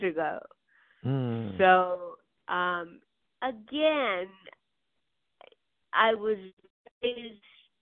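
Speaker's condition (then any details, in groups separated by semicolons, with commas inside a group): Cerebral palsy; birth onset, diagnosed at UCLA Medical Center, right hand affected, therapy from 18 months, lower back surgery; progressive nerve-damage hearing loss, hearing aids, falls, pain, broken collarbone, needs text with masks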